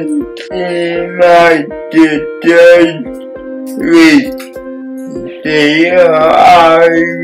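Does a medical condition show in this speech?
Yes: cerebral palsy.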